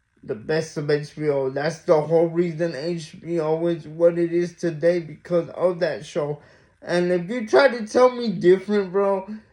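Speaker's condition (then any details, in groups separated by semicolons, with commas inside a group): Mild cerebral palsy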